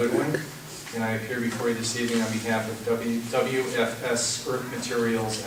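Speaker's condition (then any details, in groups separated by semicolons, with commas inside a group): No condition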